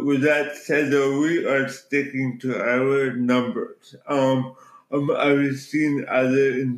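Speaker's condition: Cerebral palsy

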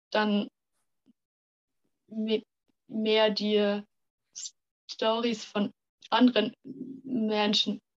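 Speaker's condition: Stuttering; part-word and word repetitions, we wegzulaufen; blocks

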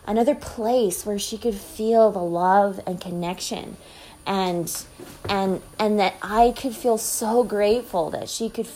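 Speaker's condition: No condition

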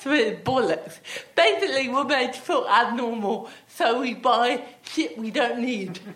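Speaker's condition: Athetoid cerebral palsy; athetoid type with myotonia and ataxia

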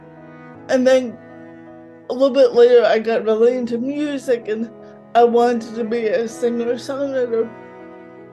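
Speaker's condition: Cerebral palsy; lifelong very mild cerebral palsy, mild outward physical disability

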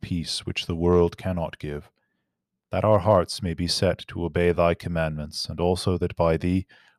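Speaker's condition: No condition

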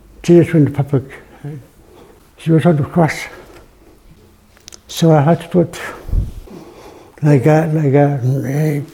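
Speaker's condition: Parkinson's; difficulty talking, halting speech with repeated words

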